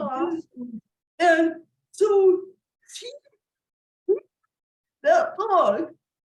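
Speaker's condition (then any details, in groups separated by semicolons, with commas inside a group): Cerebral palsy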